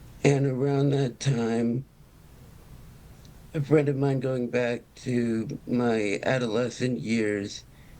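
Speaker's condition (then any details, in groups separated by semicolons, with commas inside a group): Parkinson's disease; early-onset form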